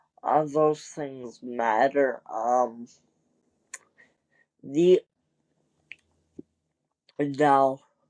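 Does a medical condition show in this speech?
Yes: cerebral palsy; wheelchair user.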